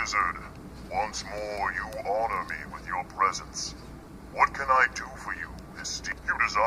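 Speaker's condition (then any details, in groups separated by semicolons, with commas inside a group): No condition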